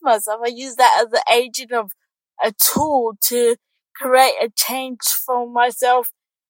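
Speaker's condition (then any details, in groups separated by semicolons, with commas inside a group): Cerebral palsy; born in New Zealand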